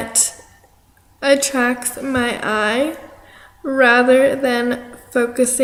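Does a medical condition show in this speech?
Yes: cerebral palsy; affects arm.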